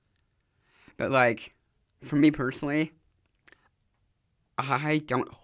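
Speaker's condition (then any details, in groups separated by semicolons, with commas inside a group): Down syndrome; able to express self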